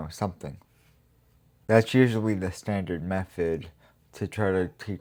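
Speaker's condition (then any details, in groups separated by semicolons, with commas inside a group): Cerebral palsy; quadriplegic, uses wheelchair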